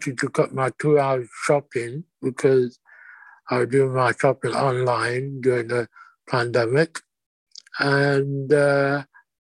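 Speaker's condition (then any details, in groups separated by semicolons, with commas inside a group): Muscular dystrophy; progressive illness; advanced, needs a lot of help with all personal care, personal assistants funded by Leicester Council; illness also affects speech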